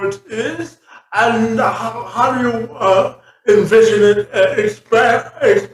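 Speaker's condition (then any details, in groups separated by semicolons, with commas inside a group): Cerebral palsy; from birth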